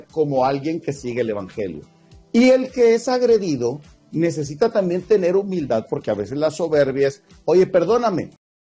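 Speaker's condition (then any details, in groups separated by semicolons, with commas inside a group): No condition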